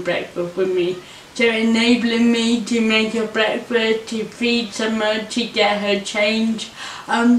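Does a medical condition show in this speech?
Yes: cerebral palsy; arm tremors; needs assistance with cooking and eating; speech affected.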